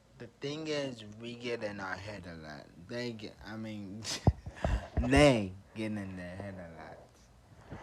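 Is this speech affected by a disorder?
Yes: traumatic brain injury.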